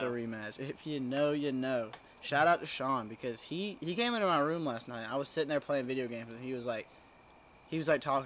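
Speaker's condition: No condition

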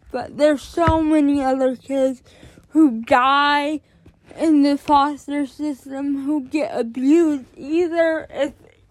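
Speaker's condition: Cerebral palsy; born addicted

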